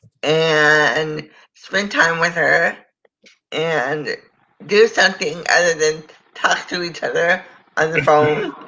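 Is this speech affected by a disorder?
Yes: cerebral palsy; power chair full-time, can transfer independently.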